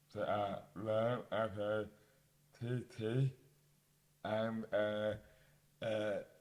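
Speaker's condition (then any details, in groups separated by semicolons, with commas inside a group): Dystonia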